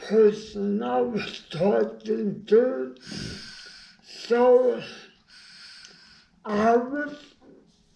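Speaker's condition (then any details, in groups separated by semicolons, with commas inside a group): Brain injury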